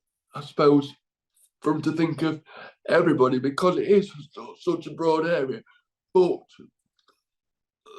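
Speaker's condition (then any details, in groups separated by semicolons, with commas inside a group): Cerebral palsy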